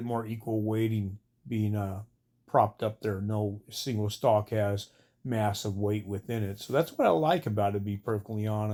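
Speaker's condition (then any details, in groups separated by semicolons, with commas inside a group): No condition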